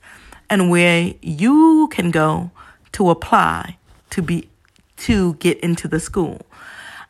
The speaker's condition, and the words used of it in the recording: Stuttering. And if you hear me stuttering, let's just take a deep breath and breathe.